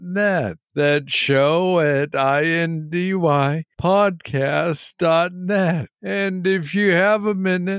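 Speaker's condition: Parkinson's disease; young onset Parkinson's disease, diagnosed at age 35; clear on good days, slurred words when off, intelligibility varies between episodes

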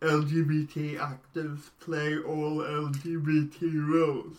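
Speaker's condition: Cerebral palsy; brain damage at or around birth

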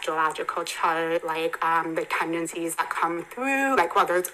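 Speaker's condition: Hearing impairment, congenital, bilateral cochlear implants; further hearing loss at 27

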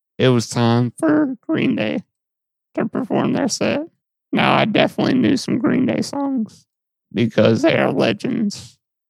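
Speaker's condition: Muscular dystrophy; lifelong

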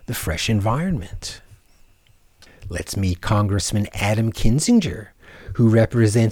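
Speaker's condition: No condition

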